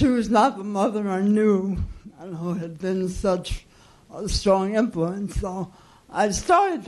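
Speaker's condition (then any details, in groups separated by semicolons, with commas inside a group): Cerebral palsy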